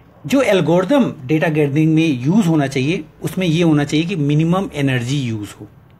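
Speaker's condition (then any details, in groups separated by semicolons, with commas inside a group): No condition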